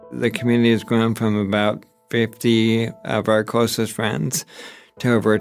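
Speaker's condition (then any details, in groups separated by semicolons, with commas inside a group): ALS; progressing slowly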